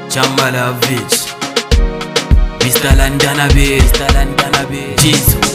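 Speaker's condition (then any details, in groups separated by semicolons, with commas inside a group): No condition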